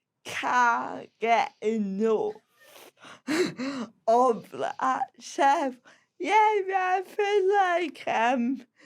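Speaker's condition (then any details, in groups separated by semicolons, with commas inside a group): Cerebral palsy; slow speech, sounds disabled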